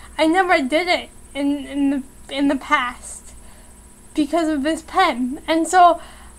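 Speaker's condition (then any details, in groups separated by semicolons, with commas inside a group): Cerebral palsy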